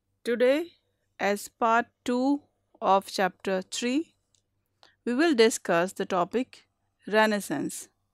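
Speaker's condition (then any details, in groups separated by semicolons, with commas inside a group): No condition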